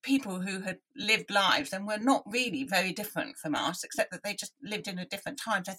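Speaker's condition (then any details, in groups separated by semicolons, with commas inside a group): Deafness; analog hearing aids in childhood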